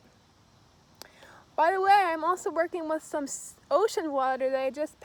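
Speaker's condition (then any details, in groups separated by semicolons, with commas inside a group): No condition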